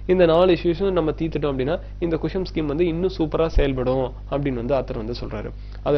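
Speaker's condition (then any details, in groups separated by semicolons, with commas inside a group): No condition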